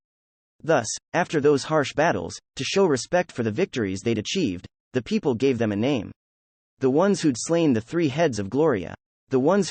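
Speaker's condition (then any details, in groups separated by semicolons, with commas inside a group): No condition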